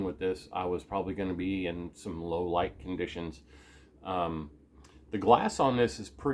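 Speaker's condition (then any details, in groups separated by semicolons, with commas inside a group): No condition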